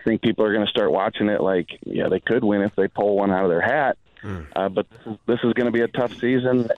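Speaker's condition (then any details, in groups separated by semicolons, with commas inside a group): No condition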